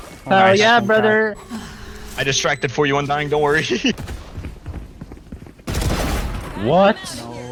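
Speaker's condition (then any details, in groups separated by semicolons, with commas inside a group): No condition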